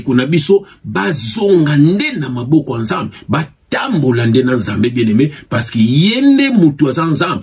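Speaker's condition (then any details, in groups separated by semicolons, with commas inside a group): No condition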